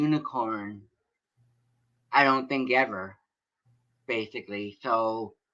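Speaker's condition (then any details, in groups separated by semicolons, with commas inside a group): Cerebral palsy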